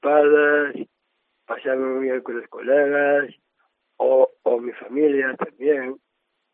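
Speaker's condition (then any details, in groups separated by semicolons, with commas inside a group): Down syndrome; man aged 37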